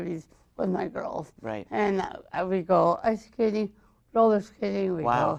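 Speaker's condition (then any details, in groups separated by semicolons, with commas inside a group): Cerebral palsy, mild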